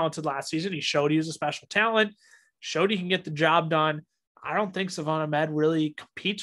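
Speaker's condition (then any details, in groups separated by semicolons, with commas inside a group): No condition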